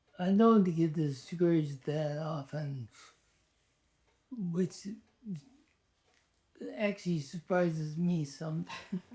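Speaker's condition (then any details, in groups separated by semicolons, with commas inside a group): ALS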